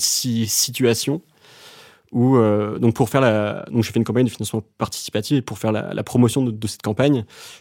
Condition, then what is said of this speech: Stuttering. Même si mon bégaiement est une frustration au quotidien comparé à d'autres je m'en sors très très bien.